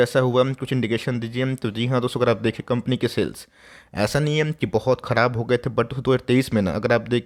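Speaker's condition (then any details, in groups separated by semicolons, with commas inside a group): No condition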